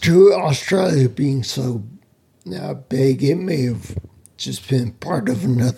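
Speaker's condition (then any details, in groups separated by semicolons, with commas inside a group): Spinocerebellar ataxia; rare neuromuscular disease, mobility challenged; speech impediment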